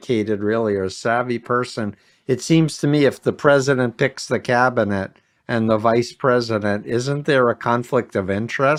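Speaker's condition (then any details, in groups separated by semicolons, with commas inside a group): No condition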